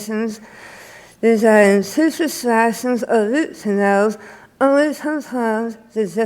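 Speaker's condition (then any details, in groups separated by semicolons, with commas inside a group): Tongue and floor-of-mouth cancer; tracheostomy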